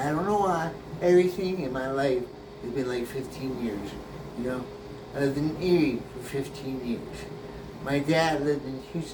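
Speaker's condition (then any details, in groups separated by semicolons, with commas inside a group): Brain injury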